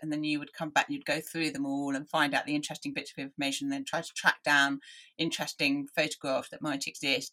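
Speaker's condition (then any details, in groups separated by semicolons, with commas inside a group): Deafness; hopeless and unwieldy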